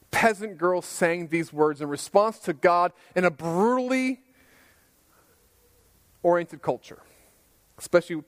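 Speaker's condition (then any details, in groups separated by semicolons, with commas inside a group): No condition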